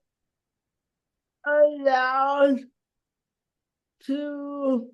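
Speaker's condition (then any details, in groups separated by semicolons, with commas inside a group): Cerebral palsy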